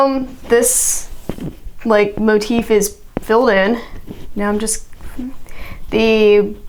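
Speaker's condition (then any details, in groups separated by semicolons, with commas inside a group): No condition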